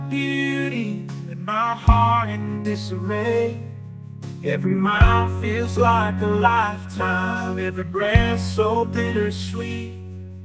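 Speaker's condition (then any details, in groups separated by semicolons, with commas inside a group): No condition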